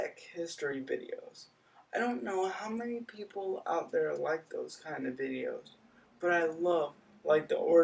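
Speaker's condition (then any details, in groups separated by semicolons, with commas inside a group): Cerebral palsy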